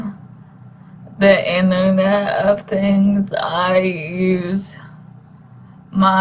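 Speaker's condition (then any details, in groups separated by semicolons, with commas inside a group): ALS; no ventilator needed yet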